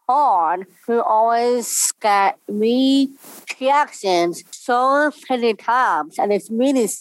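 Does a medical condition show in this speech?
Yes: Down syndrome; congenital.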